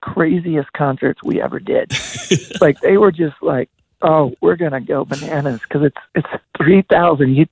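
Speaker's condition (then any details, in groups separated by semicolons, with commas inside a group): Voice disorder; progressive voice disorder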